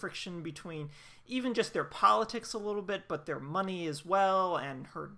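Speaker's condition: No condition

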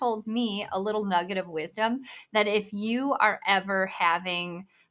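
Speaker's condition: Bilateral cleft lip and palate; congenital

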